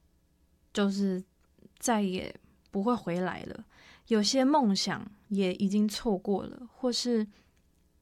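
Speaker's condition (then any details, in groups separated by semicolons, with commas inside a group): No condition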